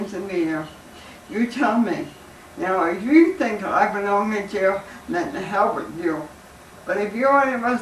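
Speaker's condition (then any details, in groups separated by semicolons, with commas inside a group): ALS; lost use of arms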